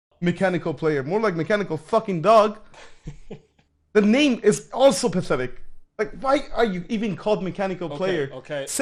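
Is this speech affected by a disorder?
No.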